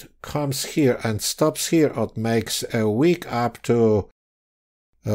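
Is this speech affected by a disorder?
No.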